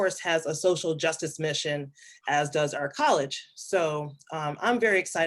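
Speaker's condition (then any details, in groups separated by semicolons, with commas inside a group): No condition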